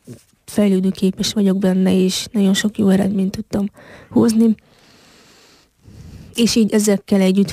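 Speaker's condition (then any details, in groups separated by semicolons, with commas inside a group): Hearing impairment (deaf); device not allowed at deaf competitions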